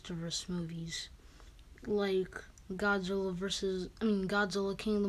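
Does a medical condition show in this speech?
No.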